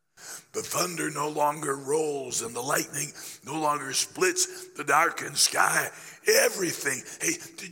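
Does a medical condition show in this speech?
Yes: laryngeal cancer after radiation, growth on voice box treated with radiation and chemotherapy; voice box not removed.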